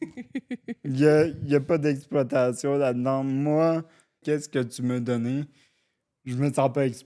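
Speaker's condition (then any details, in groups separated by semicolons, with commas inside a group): Cerebral palsy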